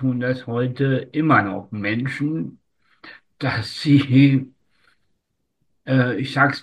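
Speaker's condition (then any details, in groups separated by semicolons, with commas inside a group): Spastic tetraparesis; from birth, oxygen deprivation during delivery, umbilical cord around neck, considered incurable; largely resolved by own account, age 62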